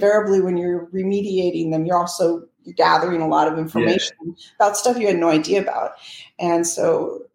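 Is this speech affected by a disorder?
No.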